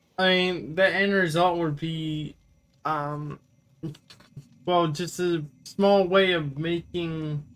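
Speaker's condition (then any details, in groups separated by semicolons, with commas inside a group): Cerebral palsy; wheelchair user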